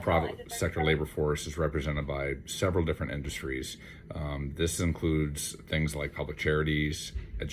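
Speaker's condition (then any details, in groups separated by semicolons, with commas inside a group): No condition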